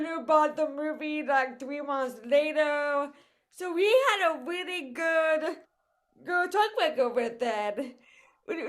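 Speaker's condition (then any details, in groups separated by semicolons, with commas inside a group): Cerebral palsy; voice affected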